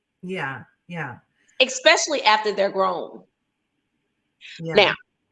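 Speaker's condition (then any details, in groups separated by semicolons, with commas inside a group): No condition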